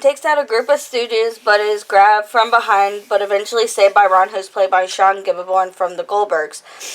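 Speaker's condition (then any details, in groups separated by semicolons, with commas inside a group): No condition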